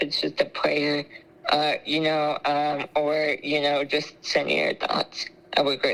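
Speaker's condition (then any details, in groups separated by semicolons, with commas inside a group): Spinal muscular atrophy; age 24, ventilator 13+ hours nightly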